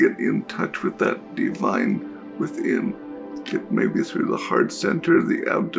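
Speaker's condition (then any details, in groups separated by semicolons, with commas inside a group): Cerebral palsy; diagnosed at birth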